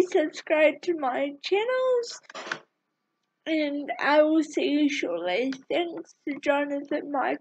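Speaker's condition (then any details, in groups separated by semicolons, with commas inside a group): Cerebral palsy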